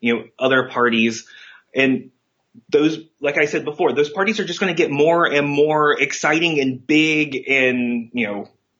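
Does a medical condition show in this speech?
No.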